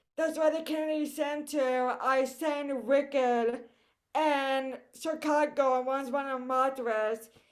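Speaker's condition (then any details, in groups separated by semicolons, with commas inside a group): Cerebral palsy; voice affected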